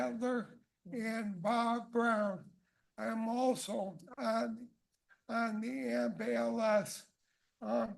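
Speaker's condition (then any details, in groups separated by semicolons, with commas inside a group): ALS; first diagnosed primary lateral sclerosis, changed to ALS later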